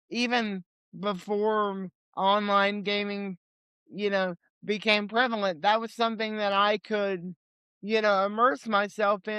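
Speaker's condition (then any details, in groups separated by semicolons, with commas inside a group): Cerebral palsy; limited hand mobility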